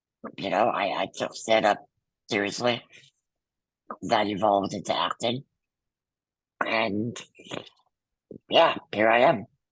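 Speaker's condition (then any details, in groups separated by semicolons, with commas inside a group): Muscular dystrophy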